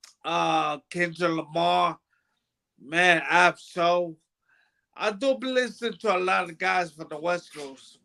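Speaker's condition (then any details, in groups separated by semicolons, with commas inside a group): Brain bruising; speech bad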